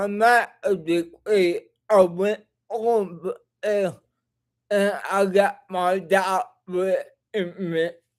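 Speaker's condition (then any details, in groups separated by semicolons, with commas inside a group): Cerebral palsy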